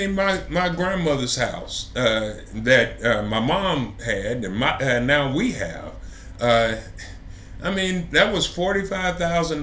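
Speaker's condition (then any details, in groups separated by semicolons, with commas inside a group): No condition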